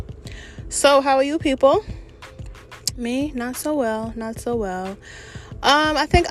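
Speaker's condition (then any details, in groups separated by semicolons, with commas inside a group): No condition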